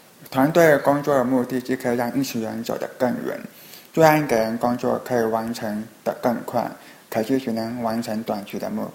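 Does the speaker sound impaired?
Yes: hearing impairment; Skype video calls hard, others speak too fast, gets interrupted, falls behind.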